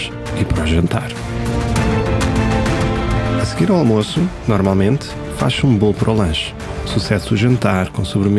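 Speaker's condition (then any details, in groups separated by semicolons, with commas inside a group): No condition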